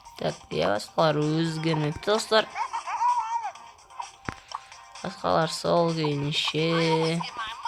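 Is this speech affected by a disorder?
No.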